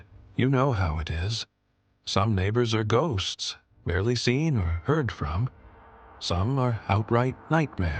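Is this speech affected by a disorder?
No.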